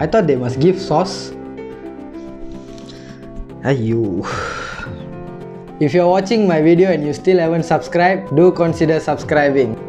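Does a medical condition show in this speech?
No.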